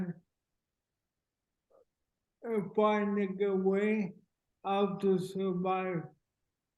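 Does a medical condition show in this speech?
Yes: cerebral palsy.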